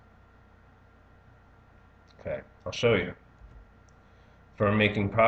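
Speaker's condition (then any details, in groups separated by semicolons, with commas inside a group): No condition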